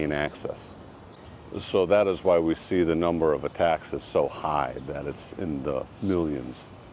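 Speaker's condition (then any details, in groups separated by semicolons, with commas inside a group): No condition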